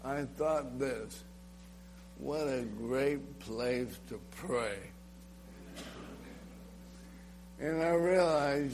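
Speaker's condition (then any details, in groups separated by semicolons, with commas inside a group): ALS; diagnosed last summer, end of life approaching, muscles quickly stopping working, legs affected, drops things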